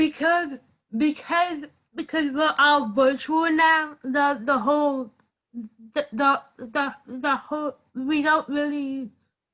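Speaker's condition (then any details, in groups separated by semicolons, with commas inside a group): Cerebral palsy; from birth, congenital deafness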